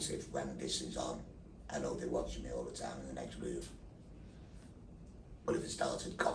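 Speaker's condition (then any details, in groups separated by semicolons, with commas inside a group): Laryngectomy, voice prosthesis; total laryngectomy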